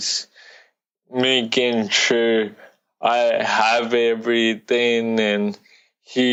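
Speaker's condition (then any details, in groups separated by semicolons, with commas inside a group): Cerebral palsy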